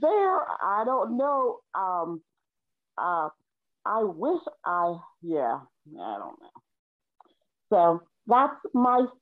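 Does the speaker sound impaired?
Yes: aphasia after stroke; aphasia from stroke nine days after daughter's birth, right-side weakness, walks assisted with cane; about 14 months since stroke, aphasia and right side improving; in january could not imagine speaking, now speaking and improving.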